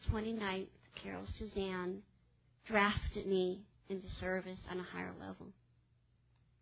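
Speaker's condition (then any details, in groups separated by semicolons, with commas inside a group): Cleft palate; congenital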